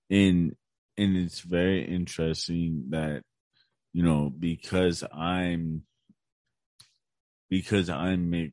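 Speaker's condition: Cerebral palsy; physical disability, right side weaker than left, tight muscles, hard to relax muscles, cognition unaffected

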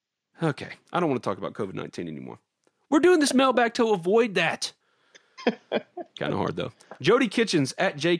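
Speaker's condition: No condition

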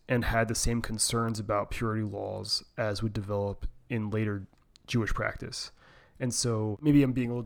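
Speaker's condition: No condition

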